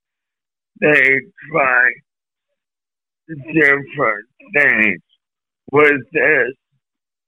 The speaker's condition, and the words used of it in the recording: ALS (motor neuron disease). I still go to the gym, and I walk with a walker, and it started affecting my voice about 2 years ago.